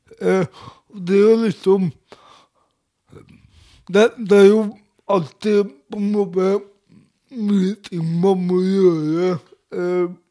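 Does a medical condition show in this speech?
Yes: cerebral palsy; speech difficulties.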